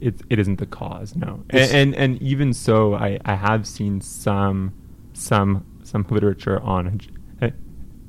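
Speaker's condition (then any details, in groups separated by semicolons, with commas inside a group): Stuttering; persisting into adulthood, no cure, managed, no family history, past blocks up to 30 seconds; always stutters, varies by day and week, no clear pattern, retimes breaths, Israeli Zoom support group; more when nervous, less when angry, tends not to block when singing, uncoordinated breathing contributes; repeated sounds, repeated words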